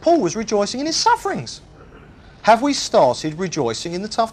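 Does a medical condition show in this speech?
No.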